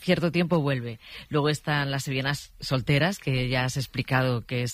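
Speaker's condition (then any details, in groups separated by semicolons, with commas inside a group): No condition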